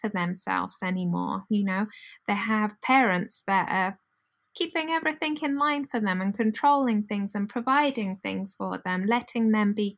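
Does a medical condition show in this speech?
No.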